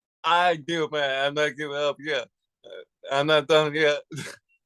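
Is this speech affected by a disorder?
Yes: cerebral palsy.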